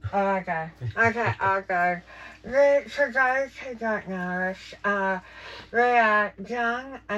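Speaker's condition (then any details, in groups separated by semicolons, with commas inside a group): Jaw cancer surgery; tracheostomy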